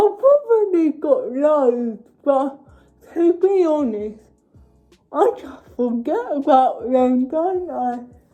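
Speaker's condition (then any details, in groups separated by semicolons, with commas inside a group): Cerebral palsy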